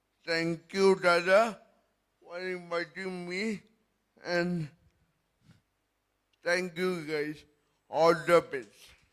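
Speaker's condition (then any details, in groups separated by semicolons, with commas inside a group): Cerebral palsy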